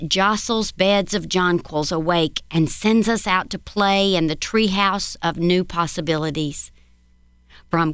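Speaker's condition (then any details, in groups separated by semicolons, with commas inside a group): No condition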